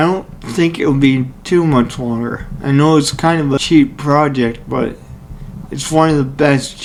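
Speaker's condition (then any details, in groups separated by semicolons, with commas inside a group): Cerebral palsy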